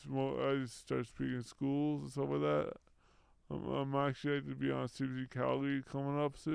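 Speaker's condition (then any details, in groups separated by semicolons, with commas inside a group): Brain injury; speech and motor functions greatly affected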